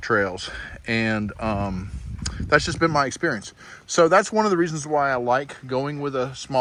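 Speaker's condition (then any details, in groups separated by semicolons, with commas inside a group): No condition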